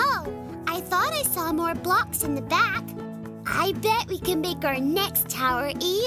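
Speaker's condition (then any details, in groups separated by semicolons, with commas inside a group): No condition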